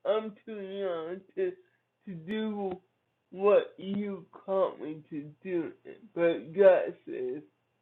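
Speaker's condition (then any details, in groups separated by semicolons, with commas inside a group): Cerebral palsy; from birth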